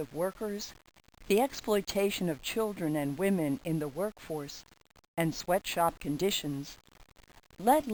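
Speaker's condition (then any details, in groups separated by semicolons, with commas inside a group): No condition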